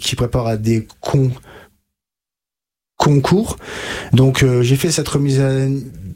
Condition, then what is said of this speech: Stuttering. Donc là par exemple j'ai des blocages et j'ai des répétitions, mais auparavant, avant que je fasse ce gros travail orthophonique, c'était une catastrophe, quoi.